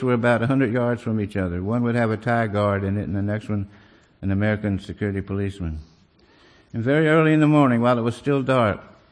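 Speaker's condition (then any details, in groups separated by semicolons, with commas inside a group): Parkinson's disease; leg pain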